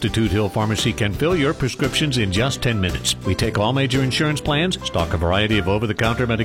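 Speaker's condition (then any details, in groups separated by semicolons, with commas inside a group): No condition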